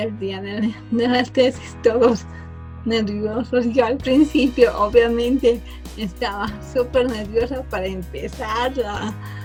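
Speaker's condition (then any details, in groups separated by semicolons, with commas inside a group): Cerebral palsy from birth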